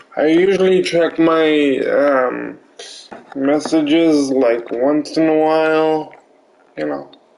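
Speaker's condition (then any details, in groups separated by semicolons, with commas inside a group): Cerebral palsy; limbs affected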